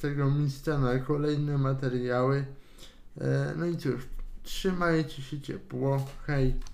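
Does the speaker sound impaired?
Yes: cerebral palsy; cerebral palsy from birth, wheelchair user, cannot walk or stand on legs, arms partly impaired.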